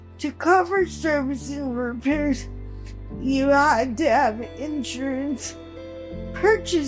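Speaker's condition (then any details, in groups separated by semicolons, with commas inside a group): Cerebral palsy, quadriplegic; quadriplegic, all four limbs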